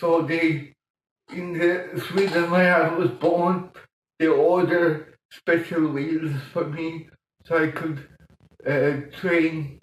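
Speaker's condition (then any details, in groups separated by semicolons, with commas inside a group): Mild cerebral palsy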